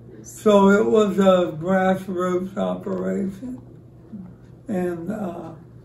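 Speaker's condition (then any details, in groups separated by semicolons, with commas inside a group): ALS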